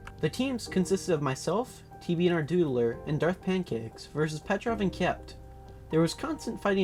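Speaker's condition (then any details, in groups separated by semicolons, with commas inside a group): No condition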